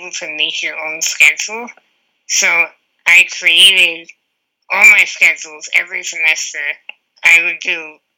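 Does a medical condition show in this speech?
Yes: spinal muscular atrophy; type 2, wheelchair user, diagnosed around 19 after two negative genetic tests, laminectomy for Spinraza access.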